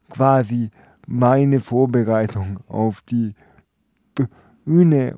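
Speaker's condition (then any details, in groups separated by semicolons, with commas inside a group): Spastic quadriplegia, tetraspastik; stutters in first sentence, mistaken for drunk, improved by Kasseler Stottertherapie intensive course at about 17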